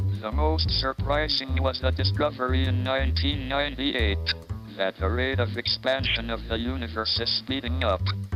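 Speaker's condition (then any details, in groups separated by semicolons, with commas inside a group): ALS, speech-generating device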